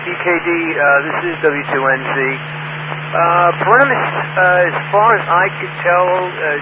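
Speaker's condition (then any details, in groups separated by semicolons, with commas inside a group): No condition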